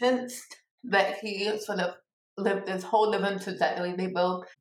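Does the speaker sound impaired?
Yes: cerebral palsy; born two months premature.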